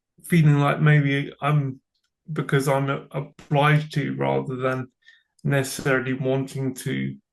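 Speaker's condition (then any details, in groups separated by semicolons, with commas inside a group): Cerebral palsy; from birth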